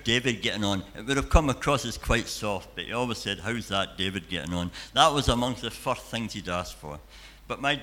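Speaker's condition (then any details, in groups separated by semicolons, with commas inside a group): Cleft palate and cleft lip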